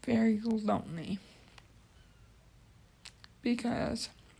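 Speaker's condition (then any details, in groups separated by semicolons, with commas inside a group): Cerebral palsy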